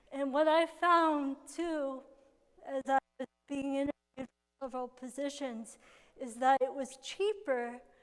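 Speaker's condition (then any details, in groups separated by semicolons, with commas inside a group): Cerebral palsy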